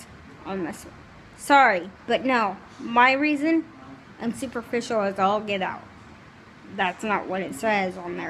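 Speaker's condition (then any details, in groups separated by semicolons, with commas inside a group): Cerebral palsy, severe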